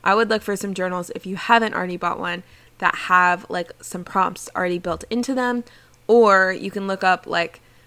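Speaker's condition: No condition

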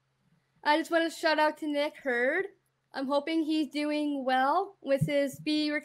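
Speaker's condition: Down syndrome; visible disability

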